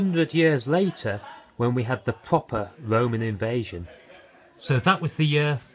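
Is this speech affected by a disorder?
No.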